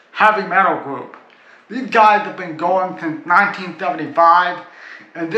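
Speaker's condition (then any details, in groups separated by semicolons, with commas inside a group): Cerebral palsy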